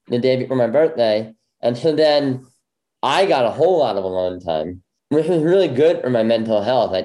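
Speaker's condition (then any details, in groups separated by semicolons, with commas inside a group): Bilateral cleft lip; left ear tumor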